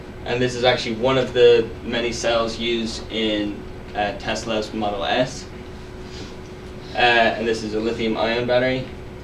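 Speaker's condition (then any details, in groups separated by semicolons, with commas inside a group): No condition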